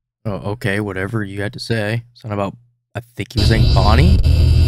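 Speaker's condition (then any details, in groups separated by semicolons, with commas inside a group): No condition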